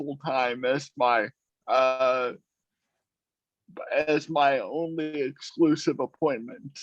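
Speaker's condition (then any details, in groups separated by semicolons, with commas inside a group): Cerebral palsy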